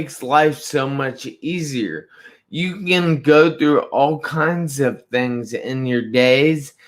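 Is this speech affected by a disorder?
Yes: traumatic brain injury.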